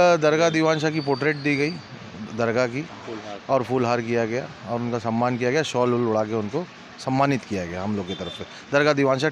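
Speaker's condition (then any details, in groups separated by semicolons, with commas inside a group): No condition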